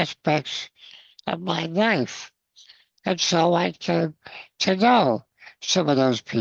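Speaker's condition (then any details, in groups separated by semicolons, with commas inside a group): Spinal muscular atrophy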